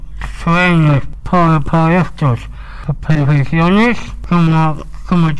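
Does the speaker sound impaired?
Yes: Down syndrome; genetic, trisomy 21, extra chromosome, 47 chromosomes instead of 46.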